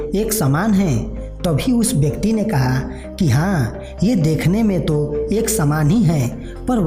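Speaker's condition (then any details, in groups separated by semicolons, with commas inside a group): No condition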